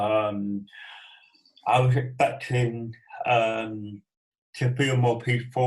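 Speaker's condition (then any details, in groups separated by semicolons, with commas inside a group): Cerebral palsy; from birth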